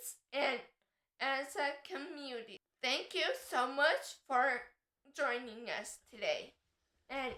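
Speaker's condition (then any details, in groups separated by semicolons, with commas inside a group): Cerebral palsy; affects muscles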